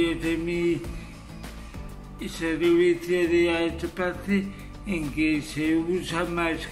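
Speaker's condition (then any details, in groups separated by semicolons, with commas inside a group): Cerebral palsy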